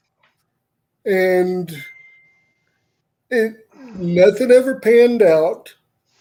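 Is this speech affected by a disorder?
Yes: cerebral palsy; wheelchair user.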